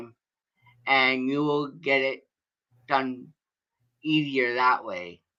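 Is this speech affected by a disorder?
Yes: cerebral palsy.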